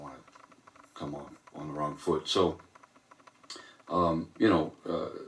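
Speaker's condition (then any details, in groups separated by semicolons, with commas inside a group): No condition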